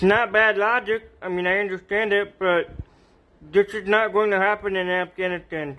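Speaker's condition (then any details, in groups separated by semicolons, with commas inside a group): Cerebral palsy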